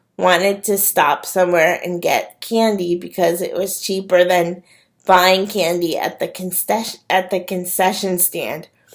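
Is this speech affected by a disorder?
Yes: cerebral palsy.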